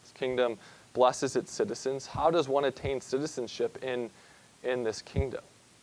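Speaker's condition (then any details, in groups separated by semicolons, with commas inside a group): No condition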